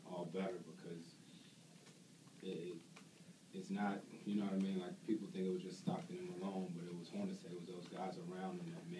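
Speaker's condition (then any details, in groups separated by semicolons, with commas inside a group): No condition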